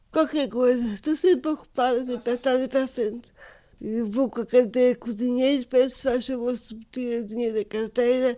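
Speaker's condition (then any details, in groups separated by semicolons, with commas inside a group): Cerebral palsy; electric wheelchair, largely independent, asks others to take money from wallet, music rehearsals at Associação de Paralisia Cerebral de Coimbra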